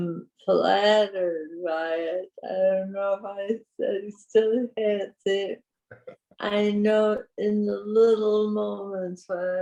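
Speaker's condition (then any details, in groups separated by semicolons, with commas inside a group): Parkinson's; awake brain surgery; about 22 years since diagnosis, later stages; voice weaker than before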